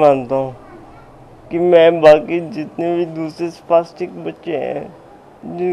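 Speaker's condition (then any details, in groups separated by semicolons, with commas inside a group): Cerebral palsy; fully physically disabled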